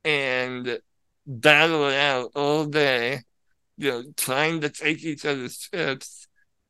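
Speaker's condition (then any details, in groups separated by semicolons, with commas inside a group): Spinal muscular atrophy; wheelchair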